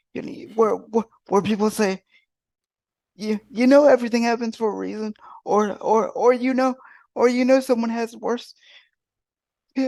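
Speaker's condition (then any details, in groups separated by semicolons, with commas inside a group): Cerebral palsy; wheelchair user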